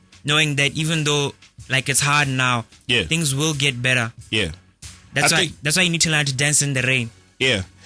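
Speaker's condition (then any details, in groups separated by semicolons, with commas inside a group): No condition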